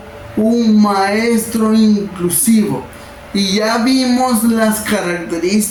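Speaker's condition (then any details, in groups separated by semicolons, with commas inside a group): Cerebral palsy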